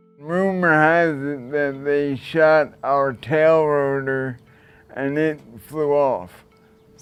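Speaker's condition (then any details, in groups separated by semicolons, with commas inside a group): Traumatic brain injury; head impact despite helmet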